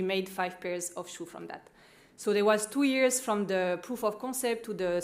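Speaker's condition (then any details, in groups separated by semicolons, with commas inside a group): No condition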